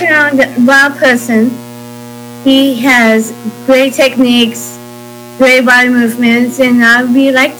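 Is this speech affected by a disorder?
Yes: Down syndrome.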